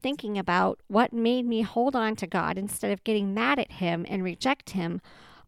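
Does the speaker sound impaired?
Yes: cleft palate with Pierre Robin, Pierre Robin sequence, no cleft lip; congenital Pierre Robin, cleft palate without lip, one-side enlarged tongue hemangioma, three palate surgeries incl. uvula attachment; childhood sound substitutions from open palate, speech therapy through 4th-5th grade, normal since surgery near twelve.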